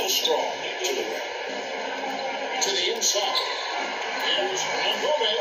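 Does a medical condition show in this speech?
No.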